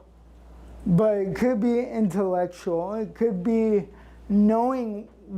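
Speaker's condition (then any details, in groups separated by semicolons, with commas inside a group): Cerebral palsy; since birth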